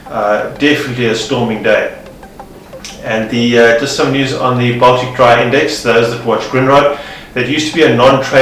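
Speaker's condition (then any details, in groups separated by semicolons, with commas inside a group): No condition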